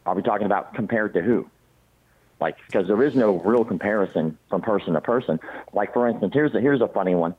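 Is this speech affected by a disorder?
Yes: cleft palate; congenital.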